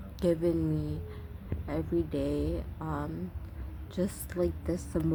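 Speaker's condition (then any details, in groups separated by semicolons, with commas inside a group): Brain injury from AVM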